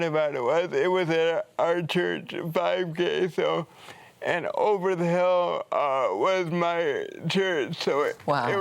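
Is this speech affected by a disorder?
Yes: cerebral palsy; from birth, premature.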